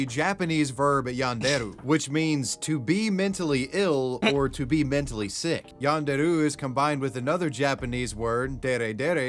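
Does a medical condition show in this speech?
No.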